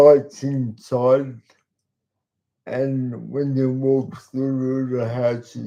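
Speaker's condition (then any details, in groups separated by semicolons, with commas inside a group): Cerebral palsy; talks slowly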